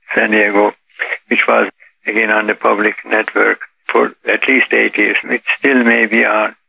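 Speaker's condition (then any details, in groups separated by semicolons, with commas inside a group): Parkinson's disease; practices 1 hour)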